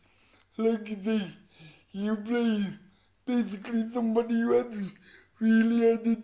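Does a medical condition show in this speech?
Yes: cerebral palsy; all four limbs affected, from birth, born 12 weeks premature; voice described as unusual.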